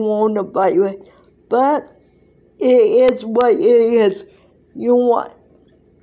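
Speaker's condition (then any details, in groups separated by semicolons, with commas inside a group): Cerebral palsy; present from birth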